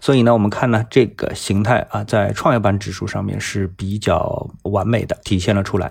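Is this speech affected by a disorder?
No.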